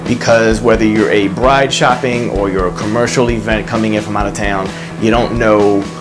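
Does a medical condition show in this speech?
No.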